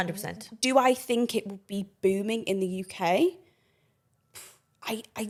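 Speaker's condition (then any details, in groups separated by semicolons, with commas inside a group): No condition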